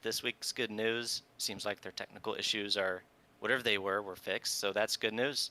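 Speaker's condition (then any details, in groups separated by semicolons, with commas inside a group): No condition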